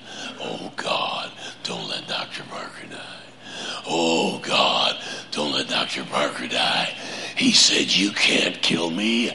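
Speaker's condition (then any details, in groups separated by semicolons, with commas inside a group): Laryngeal cancer; PET scans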